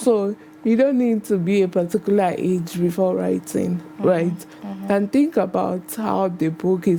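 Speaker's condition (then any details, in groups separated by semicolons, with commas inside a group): Cerebral palsy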